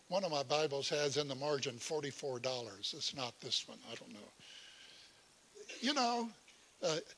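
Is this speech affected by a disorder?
No.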